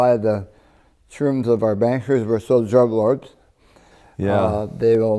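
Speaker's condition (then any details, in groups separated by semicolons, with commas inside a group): Partial glossectomy for tongue cancer; tongue cancer, one third of tongue removed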